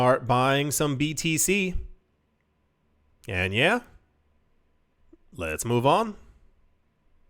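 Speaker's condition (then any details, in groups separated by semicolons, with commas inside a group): No condition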